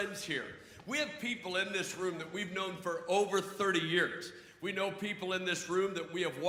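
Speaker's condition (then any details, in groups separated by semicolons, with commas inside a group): No condition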